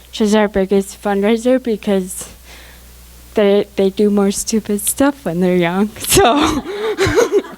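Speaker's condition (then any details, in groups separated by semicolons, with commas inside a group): Cerebral palsy; from birth, intellectual disability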